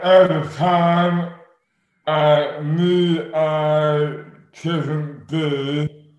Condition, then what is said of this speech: Dystonia. His disability has progressed to the point where he's lost parts of the use of his hands, where they've curled inwards, and his speech is, 12 years later, incredibly slurred.